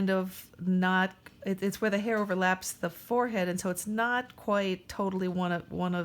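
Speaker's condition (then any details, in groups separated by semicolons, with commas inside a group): No condition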